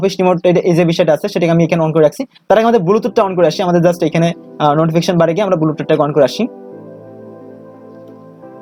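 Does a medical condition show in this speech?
No.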